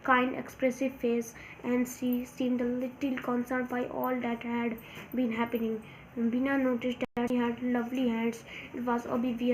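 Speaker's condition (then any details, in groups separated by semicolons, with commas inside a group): No condition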